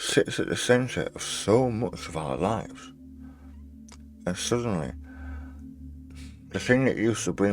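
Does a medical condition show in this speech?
Yes: stage 4 tongue cancer; half tongue removed.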